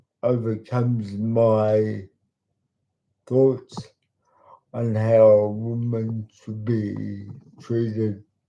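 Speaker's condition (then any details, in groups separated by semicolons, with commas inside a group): Cerebral palsy; talks slowly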